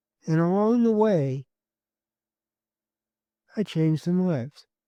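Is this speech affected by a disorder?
Yes: cerebral palsy; born premature, unable to walk in early childhood; about 71 years since diagnosis.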